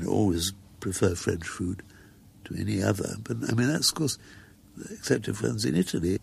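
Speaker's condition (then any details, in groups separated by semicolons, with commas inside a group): Muscular dystrophy; progressive, wheelchair user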